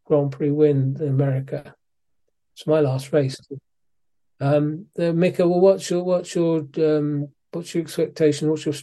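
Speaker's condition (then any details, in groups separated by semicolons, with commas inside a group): Parkinson's disease; physiotherapy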